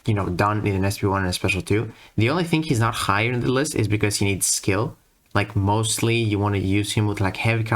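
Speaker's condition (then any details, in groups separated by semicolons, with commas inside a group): No condition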